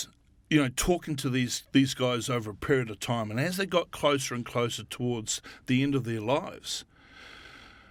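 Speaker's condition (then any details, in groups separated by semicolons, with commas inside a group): No condition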